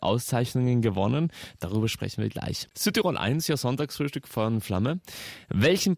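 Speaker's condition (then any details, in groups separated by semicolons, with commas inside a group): No condition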